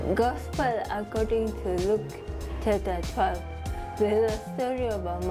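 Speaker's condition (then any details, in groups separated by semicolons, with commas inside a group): Cerebral palsy; from birth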